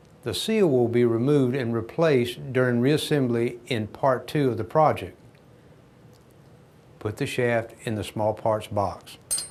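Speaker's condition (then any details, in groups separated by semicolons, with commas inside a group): No condition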